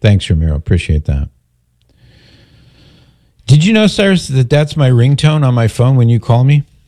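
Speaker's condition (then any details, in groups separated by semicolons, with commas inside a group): No condition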